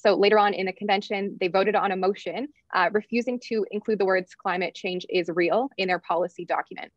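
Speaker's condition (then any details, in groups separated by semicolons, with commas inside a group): No condition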